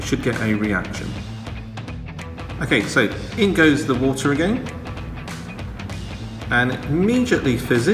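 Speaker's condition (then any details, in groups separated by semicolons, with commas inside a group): No condition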